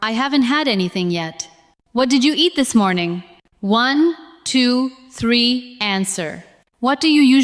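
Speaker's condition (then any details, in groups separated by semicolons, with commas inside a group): No condition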